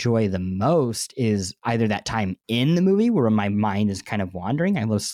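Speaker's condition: Cleft lip and palate; 2-3 months recovery each

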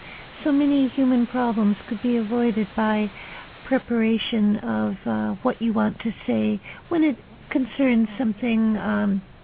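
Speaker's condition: No condition

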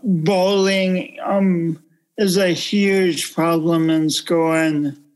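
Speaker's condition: Cerebral palsy; from birth

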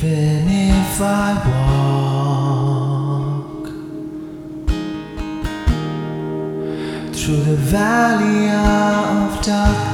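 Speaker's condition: No condition

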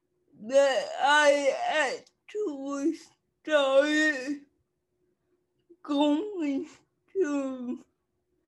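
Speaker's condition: Cerebral palsy; cerebral palsy since childhood; people less willing to listen to own talking voice, uses songs to get point across

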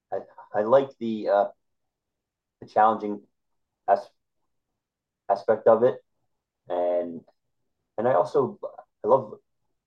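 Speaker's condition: Stuttering; stutter since childhood, known to classmates at earlier school before 7th grade; adult, past college freshman year, working, constantly trying to improve stutter; uses small talk to avoid stuttering, talked little as child, discloses stutter, training others builds confidence; repeated sounds, repeated words

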